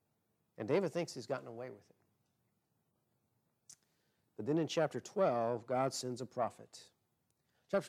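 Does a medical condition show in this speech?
No.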